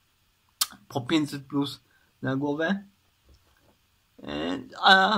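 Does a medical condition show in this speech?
Yes: cerebral palsy; uses wheelchair.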